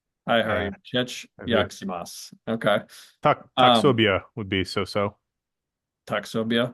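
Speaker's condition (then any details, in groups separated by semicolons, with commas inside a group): No condition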